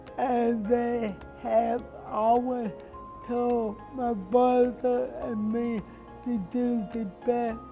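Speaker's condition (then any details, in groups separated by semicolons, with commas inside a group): Cerebral palsy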